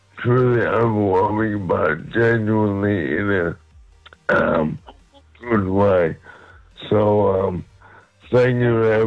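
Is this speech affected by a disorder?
Yes: MND; motor neurone disease, diagnosed a little over a month ago; symptoms stable, maintained with diet and exercise.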